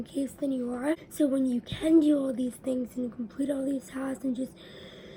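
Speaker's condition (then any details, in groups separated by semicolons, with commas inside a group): Cerebral palsy; spastic diplegia, caused by brain injury; weekly physical therapy; speech delay and issues, raspy voice, big breaths between sentences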